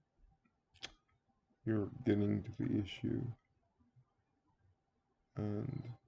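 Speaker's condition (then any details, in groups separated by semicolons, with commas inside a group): Cerebral palsy; speaks relatively well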